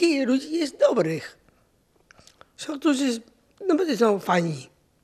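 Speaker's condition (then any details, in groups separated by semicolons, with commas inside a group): Down syndrome; adult, intellectual disability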